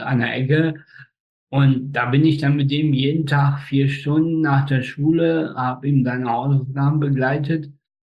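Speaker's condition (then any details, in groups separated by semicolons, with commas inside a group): Spastic tetraparesis, spastic quadriplegia; brain oxygen loss up to 15 minutes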